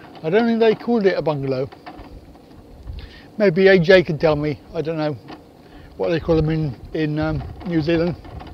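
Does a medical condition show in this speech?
Yes: cerebral palsy.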